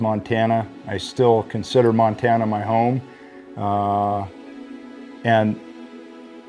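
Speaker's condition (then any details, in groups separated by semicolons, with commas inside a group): No condition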